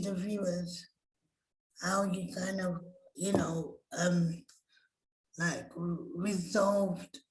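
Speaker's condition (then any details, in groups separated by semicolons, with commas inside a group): Cerebral palsy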